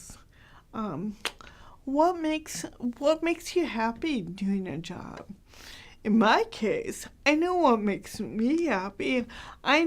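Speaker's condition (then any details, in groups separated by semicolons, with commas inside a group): Cerebral palsy, mild; hard to understand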